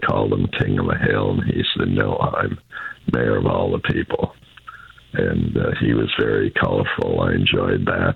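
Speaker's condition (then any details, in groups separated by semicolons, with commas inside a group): Throat cancer; most recent of five bouts of cancer, reduced energy; recovered, ongoing throat trouble, altered taste; voice affected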